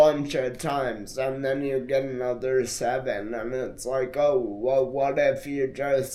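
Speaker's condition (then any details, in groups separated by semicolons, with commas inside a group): Multiple sclerosis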